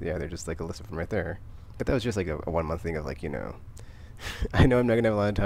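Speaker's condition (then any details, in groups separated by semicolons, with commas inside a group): No condition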